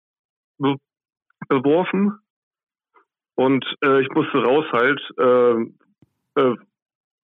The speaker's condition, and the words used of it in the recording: Stuttering. Du, du stotterst ja, ja schon deutlich hörbar, um es mal so zu, so, so, so